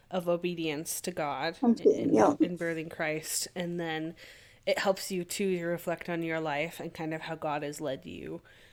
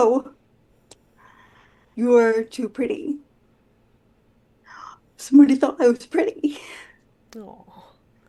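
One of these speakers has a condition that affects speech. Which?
The second: quadriplegic cerebral palsy; quadriplegic, birth oxygen lack and brain bleed, spasticity; uses wheelchair.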